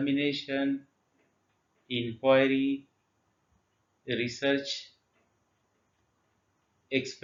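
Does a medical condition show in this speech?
No.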